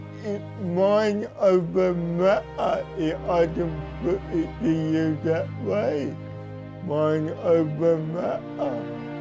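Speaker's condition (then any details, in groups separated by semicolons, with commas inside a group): Cerebral palsy; lack of oxygen at birth; speech sometimes unclear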